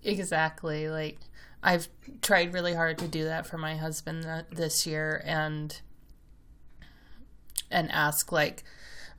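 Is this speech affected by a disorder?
No.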